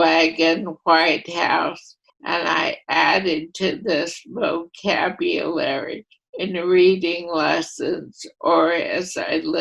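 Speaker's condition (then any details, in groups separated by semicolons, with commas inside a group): Primary lateral sclerosis; voice affected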